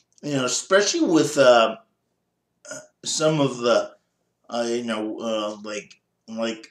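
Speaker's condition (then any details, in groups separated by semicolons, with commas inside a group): Cerebral palsy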